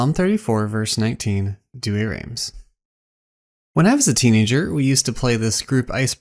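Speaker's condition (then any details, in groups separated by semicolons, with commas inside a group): No condition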